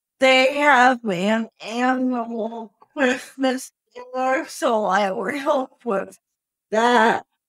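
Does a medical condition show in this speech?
Yes: cerebral palsy.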